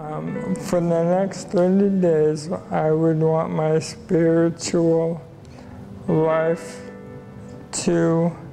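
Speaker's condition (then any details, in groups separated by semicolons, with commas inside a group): ALS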